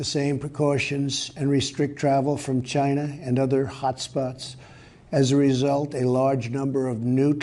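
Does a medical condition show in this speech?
No.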